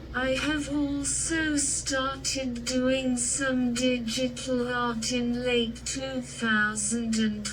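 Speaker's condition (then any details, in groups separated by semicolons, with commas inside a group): Cerebral palsy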